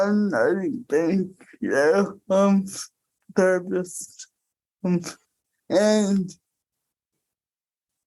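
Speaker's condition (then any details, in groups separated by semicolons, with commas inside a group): Cerebral palsy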